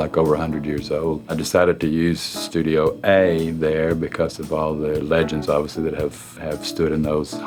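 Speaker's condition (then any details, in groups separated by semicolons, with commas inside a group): No condition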